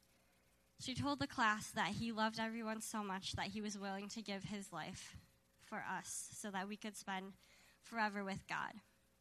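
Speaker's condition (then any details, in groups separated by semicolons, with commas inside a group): Cleft lip and palate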